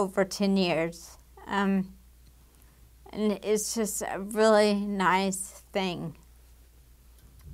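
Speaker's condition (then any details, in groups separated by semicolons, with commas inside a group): Damaged diaphragm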